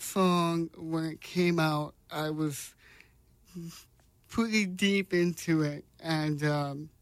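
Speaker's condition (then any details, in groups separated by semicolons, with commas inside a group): Cerebral palsy; congenital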